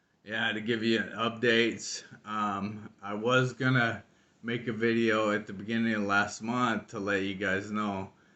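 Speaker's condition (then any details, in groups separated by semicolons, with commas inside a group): ALS; very slow voice, slowing a lot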